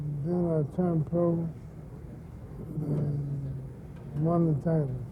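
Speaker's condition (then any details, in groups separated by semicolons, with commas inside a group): Parkinson's syndrome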